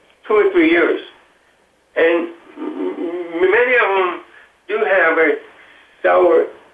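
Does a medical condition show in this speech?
Yes: Parkinson's disease; stutters, Parkinson's attacks the jaw.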